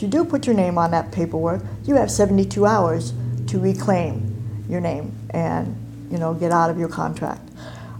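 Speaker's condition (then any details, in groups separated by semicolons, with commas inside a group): Cleft palate and cleft lip; congenital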